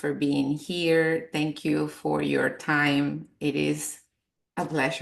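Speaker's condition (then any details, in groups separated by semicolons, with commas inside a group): No condition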